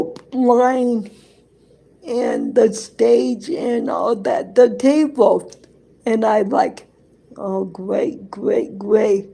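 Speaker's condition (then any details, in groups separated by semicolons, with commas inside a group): Cerebral palsy; present from birth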